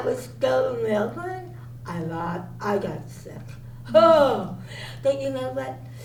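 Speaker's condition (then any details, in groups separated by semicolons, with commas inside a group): Cerebral palsy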